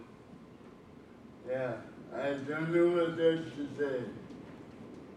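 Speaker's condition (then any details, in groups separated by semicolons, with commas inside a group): Cerebral palsy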